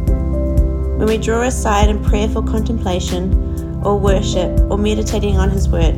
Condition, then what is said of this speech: No condition.